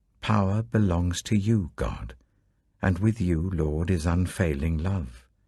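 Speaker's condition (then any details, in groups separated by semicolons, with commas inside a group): No condition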